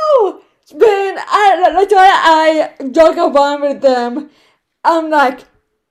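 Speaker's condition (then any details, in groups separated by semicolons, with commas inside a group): Cerebral palsy; right-sided, premature, diagnosed 6 months, limp, foot braces, small right hand, foot surgeries at 7, 11; Botox right thigh, leg, foot last week, right hand surgery 6 months ago, lifelong physical therapy; speech disability, predicted never to talk, first word around one year, speech therapy since age one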